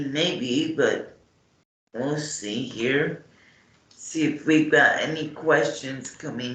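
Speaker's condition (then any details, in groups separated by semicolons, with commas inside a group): Cerebral palsy; morning medication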